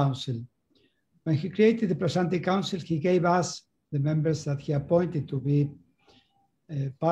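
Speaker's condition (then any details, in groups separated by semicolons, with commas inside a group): No condition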